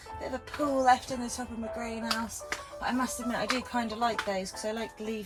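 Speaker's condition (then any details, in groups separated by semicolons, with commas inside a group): No condition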